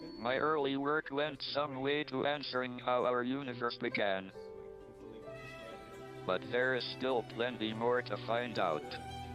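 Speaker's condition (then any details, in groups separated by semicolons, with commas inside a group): Amyotrophic lateral sclerosis, speech-generating device; tracheotomy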